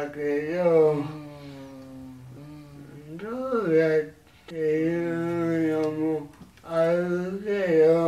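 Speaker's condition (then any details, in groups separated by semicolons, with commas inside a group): Cerebral palsy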